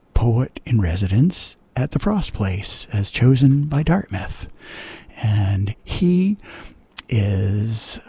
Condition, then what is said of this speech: No condition.